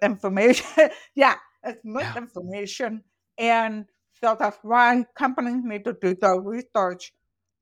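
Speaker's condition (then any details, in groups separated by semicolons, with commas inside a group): Profoundly deaf, congenital; born profoundly deaf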